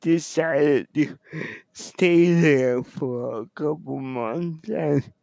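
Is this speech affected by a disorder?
Yes: cerebral palsy; wheelchair user.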